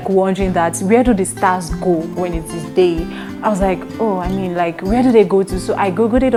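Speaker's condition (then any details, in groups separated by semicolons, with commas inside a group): No condition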